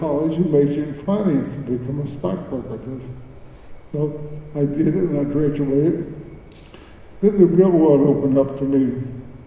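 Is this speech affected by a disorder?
Yes: cerebral palsy; speech.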